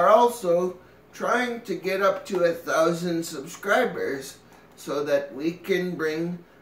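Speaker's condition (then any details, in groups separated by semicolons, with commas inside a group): Cerebral palsy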